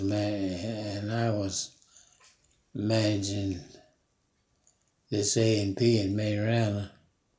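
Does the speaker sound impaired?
Yes: Parkinson's disease; Parkinson's for about 5 years, fallen 19 times in yard, never broken a bone.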